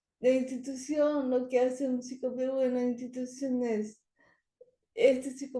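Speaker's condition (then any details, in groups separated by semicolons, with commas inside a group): Cerebral palsy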